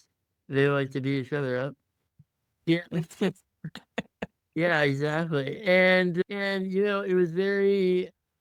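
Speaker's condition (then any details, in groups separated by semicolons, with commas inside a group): Muscular dystrophy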